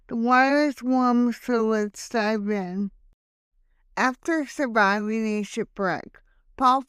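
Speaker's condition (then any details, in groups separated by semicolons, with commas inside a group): Hemiplegic cerebral palsy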